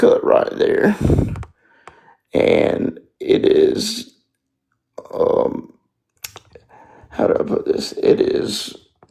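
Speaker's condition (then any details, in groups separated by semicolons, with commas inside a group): Spastic quadriplegic cerebral palsy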